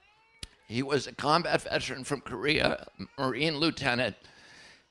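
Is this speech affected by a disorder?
Yes: spasmodic dystonia; voice trembles.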